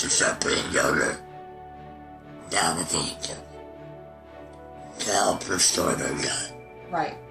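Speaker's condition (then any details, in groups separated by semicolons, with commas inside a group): Laryngectomy; tongue cancer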